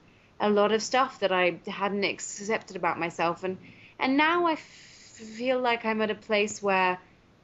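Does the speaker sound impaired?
Yes: stuttering; stuttering since age seven, two-week intensive therapy course about age eight, techniques abandoned, repeated at 25; many years since onset, not in therapy, uses voluntary stuttering; always stutters saying own name, later therapy did not change stutter much; here prolonged sounds, blocks.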